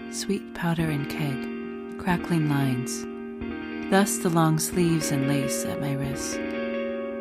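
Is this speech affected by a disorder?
No.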